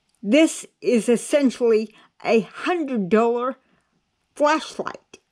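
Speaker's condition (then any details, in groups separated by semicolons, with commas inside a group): Cerebral palsy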